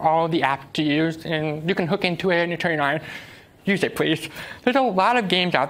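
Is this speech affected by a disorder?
Yes: deafness; uses American Sign Language.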